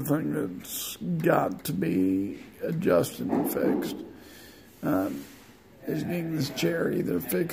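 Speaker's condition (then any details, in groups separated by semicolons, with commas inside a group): Multiple sclerosis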